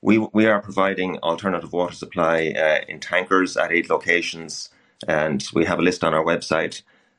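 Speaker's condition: No condition

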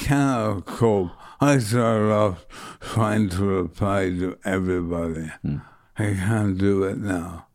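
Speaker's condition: Motor neuron disease; bulbar motor neuron disease, about a year since onset

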